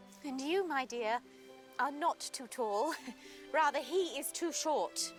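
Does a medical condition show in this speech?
No.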